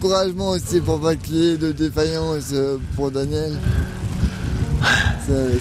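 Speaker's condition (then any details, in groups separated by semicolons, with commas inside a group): Cerebral palsy; cerebral palsy from extreme prematurity, born at six months, twin pregnancy, neuromotor brain cells damaged; six personal care assistants in rotation around the clock, used dual ski piloté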